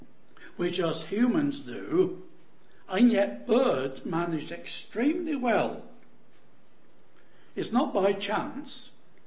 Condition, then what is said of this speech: None; typical speech.